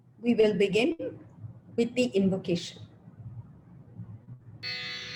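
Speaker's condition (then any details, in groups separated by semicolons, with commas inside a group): No condition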